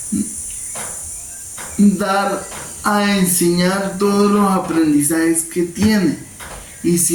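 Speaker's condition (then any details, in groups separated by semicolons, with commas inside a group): Cerebral palsy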